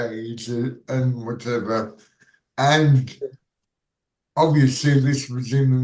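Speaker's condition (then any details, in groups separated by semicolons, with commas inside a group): Cerebral palsy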